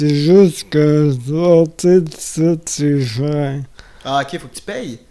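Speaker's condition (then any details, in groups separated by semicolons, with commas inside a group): Amyotrophic lateral sclerosis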